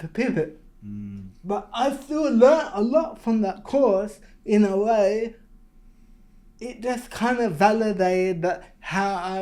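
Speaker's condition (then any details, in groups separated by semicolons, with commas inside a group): Cerebral palsy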